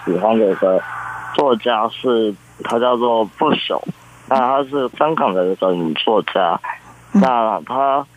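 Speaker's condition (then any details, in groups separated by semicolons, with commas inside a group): Congenital muscular dystrophy; present from birth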